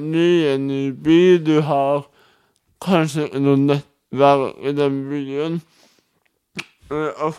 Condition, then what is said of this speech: Cerebral palsy. Jeg tror det har mye med talevanskene mine, og også det jeg har spørsmål som gjør at jeg noen ganger selv føler at jeg kan se ganske dum ut.